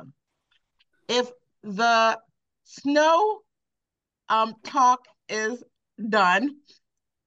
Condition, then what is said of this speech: Aphasia. Like I can comprehend well, but I can't repeat